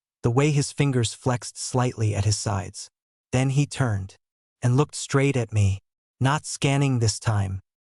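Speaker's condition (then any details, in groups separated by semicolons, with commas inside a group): No condition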